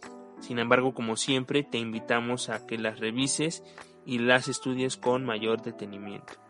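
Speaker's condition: No condition

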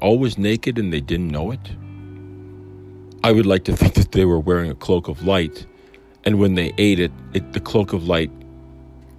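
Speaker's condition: No condition

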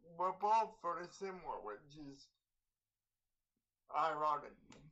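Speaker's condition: Cerebral palsy; less clear when excited

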